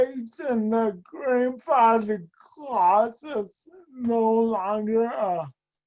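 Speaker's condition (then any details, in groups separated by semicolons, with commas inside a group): Speech and mobility impairment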